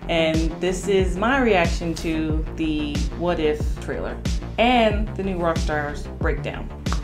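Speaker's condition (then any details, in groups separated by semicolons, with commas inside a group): No condition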